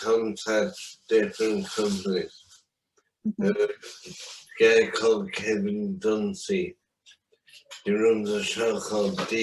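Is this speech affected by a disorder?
Yes: traumatic brain injury; accident, limb injuries; walks independently, fatigue, therapy ended; initially mute, peg fed, unclear, worse with noise, fatigue, head back.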